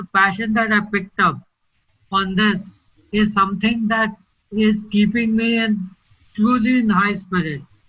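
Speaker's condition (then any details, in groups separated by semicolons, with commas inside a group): ALS; two years since diagnosis, falling, speech therapy, breathing exercises; labored slurred speech, choking on water, aspiration risk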